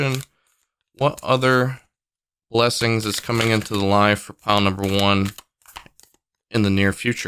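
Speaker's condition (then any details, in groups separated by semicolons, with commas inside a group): No condition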